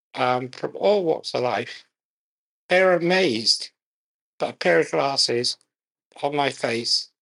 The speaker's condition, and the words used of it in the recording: Muscular dystrophy. But that's two words less that I have to enunciate.